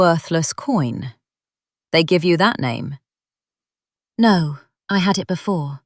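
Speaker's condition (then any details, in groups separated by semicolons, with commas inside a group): No condition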